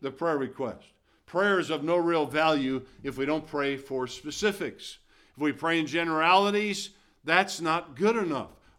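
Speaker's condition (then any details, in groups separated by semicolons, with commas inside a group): No condition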